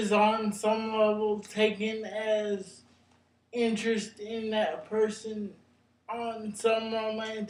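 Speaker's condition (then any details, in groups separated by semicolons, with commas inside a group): Cerebral palsy; brain injury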